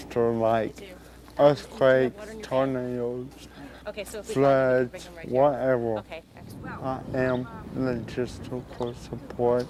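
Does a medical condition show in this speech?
Yes: cerebral palsy.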